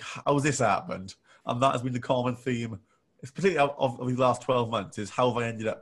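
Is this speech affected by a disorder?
No.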